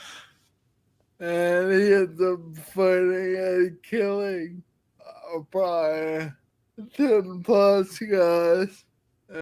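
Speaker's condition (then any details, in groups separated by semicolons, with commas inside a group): Friedreich's ataxia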